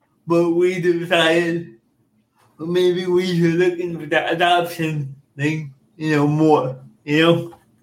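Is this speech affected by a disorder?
Yes: cerebral palsy; cerebral palsy from birth, caused by oxygen loss at birth, affects motor skills; speech impairments, speech therapy from age seven with jeff in orlando, school speaking device declined.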